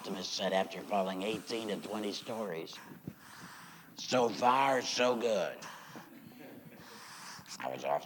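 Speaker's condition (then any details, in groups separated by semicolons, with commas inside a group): Laryngectomy; chemo and radiation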